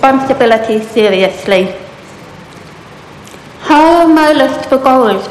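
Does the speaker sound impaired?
Yes: profound deafness; without speech at 2.5 years, mother taught basic speech before school, Mary Hare School for deaf.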